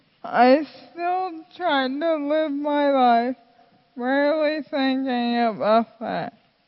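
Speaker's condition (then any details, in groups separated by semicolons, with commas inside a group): Friedreich's ataxia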